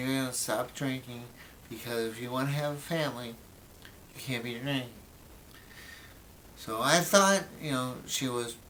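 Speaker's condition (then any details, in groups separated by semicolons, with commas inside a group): Brain injury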